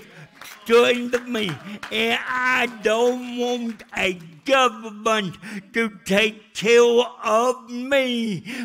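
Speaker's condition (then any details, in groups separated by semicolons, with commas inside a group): Cerebral palsy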